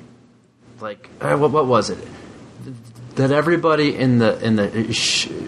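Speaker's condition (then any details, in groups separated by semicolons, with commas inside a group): Stuttering; much struggle at certain times, still hard talking with boss sometimes; described as calm way to stutter; stutters openly, stronger than usual lately, exhausting; repeated words, prolonged sounds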